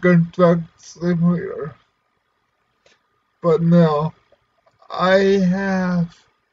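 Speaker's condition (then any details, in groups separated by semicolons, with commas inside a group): Cerebral palsy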